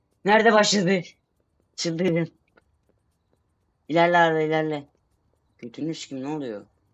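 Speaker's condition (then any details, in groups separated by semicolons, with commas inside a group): No condition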